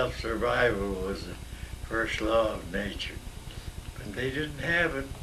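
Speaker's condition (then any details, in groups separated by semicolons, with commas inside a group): Myasthenia gravis; neurological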